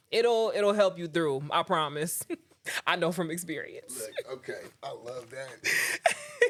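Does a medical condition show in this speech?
No.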